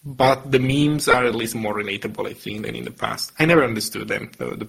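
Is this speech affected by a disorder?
No.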